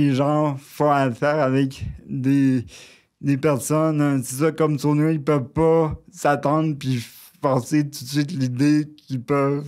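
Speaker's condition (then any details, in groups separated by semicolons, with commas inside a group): Cerebral palsy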